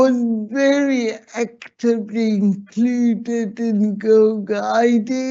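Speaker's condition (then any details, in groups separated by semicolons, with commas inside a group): Slurred speech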